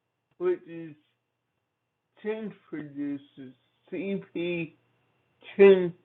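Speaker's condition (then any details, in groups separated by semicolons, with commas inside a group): Cerebral palsy; from birth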